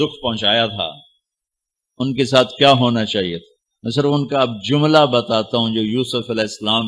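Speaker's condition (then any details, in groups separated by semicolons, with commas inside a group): No condition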